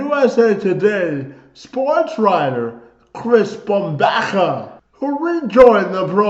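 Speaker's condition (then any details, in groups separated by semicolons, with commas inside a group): Cerebral palsy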